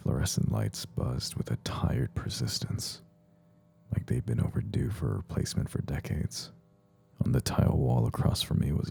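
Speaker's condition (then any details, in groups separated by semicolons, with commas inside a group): No condition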